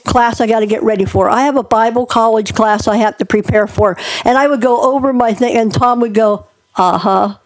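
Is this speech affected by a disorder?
Yes: cleft palate; unable to speak as young child due to palate hole, surgeries gave ability to speak.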